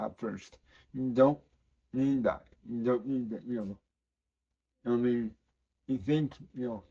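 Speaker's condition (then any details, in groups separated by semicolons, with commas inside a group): Cerebral palsy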